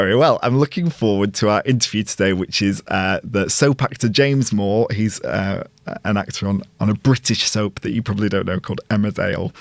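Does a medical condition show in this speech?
No.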